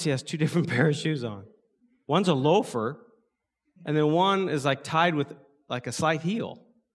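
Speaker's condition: No condition

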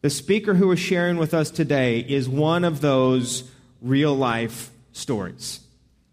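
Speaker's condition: No condition

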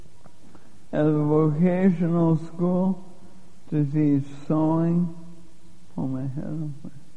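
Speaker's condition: Lou Gehrig's disease; given 3 to 5 years to live

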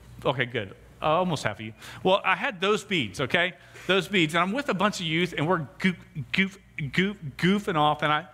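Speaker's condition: Stuttering; lifelong stutter, used interpreter scout, also a stutterer, on Africa mission trip; gets stuck on words, stutters when preaching, rough time reading scripture aloud; repeated sounds

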